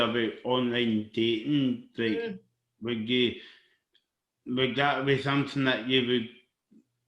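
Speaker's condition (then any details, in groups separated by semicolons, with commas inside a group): Cerebral palsy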